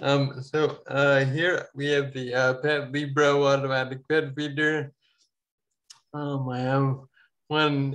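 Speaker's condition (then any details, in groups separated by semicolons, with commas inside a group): Ataxia; falls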